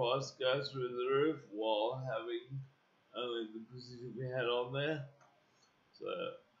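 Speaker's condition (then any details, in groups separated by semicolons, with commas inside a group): Cerebral palsy; uses wheelchair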